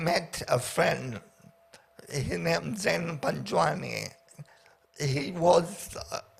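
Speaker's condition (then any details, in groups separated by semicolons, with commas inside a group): Paraplegia with essential tremor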